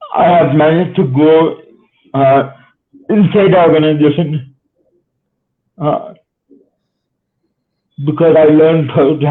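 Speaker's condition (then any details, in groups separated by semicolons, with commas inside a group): Cerebral palsy; spastic type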